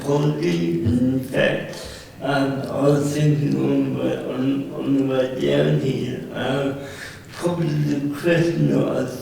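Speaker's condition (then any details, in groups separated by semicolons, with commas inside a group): Cerebral palsy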